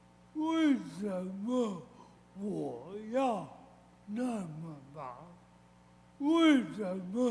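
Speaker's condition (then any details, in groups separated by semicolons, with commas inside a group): Cerebral palsy, severe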